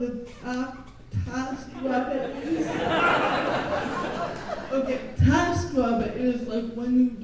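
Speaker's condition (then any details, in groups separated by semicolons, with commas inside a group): Cerebral palsy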